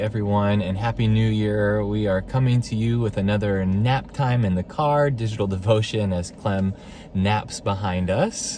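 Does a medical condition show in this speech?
No.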